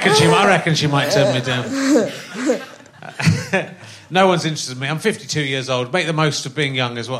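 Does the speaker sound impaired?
No.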